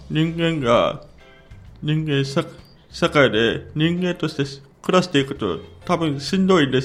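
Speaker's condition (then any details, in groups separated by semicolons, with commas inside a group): Hearing impairment; not sent to deaf school, not taught sign language; communicates by spoken language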